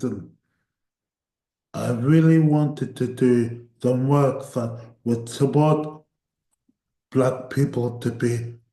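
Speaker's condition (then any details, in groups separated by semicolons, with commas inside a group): Cerebral palsy; voice tires at times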